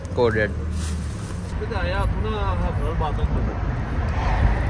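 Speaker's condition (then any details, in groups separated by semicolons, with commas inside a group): No condition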